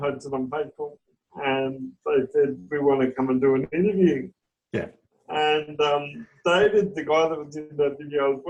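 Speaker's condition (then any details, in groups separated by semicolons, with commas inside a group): Cerebral palsy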